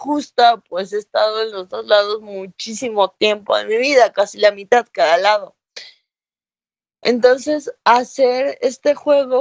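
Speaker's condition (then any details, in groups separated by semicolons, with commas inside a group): Cerebral palsy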